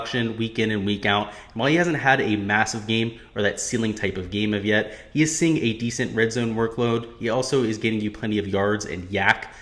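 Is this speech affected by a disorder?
No.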